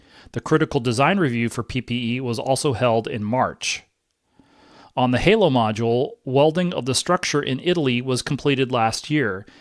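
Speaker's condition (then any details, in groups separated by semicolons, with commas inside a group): No condition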